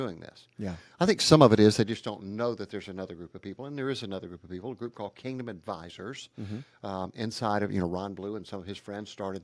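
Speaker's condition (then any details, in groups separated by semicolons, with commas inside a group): No condition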